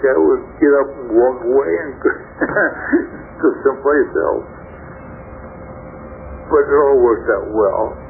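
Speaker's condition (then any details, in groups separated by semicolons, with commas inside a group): Stroke affecting throat muscles; left side totally paralyzed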